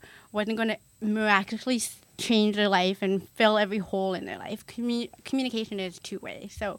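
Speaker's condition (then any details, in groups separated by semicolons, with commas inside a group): Hard of hearing; hard of hearing since age one, considered permanent; wears hearing aid, sometimes struggles to hear in conversation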